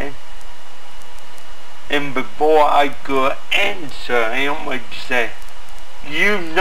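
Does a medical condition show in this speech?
Yes: cerebral palsy.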